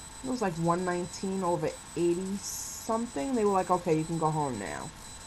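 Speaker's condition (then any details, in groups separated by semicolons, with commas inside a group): No condition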